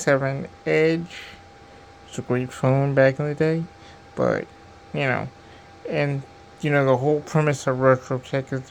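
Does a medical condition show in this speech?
Yes: cerebral palsy; diplegia.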